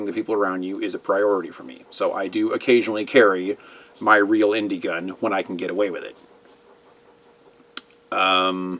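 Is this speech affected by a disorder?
No.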